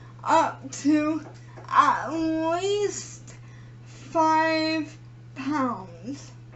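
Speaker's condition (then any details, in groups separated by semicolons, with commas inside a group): Cerebral palsy; premature birth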